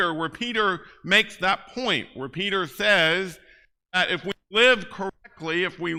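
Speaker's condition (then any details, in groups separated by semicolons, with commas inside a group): No condition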